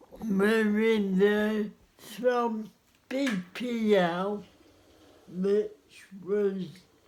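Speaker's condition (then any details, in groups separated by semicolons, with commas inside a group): Cerebral palsy; spastic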